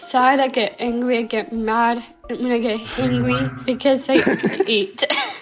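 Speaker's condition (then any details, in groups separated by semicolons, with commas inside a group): Down syndrome; third copy of chromosome 21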